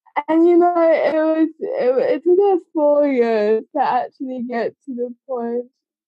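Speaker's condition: Cerebral palsy; congenital, from birth, age 25

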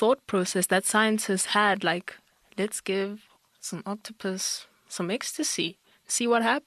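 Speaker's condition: No condition

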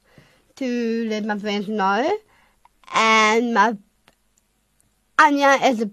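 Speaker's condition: Down syndrome; age 20

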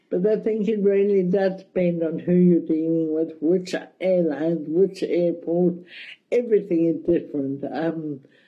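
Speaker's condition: Cerebral palsy, mild; speech mildly affected

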